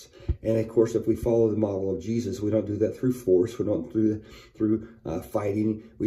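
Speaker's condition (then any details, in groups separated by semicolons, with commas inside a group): No condition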